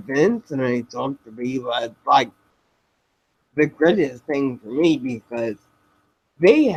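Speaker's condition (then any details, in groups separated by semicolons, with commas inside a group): Spinocerebellar ataxia type 7, SCA7; speech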